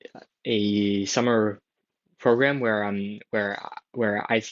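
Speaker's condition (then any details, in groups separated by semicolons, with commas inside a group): Stutter; genetic, father and maternal aunt also stuttered, past speech therapy relearning how to speak; age 16; many blocks and prolongations, blocks anywhere, prolongations mostly on s blends, occasional really bad stutters; repeated words, prolonged sounds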